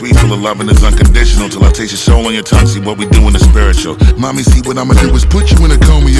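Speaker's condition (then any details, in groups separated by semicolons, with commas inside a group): No condition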